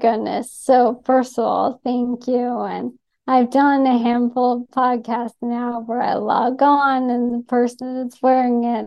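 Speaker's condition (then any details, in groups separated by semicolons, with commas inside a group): ALS; symptom-directed treatments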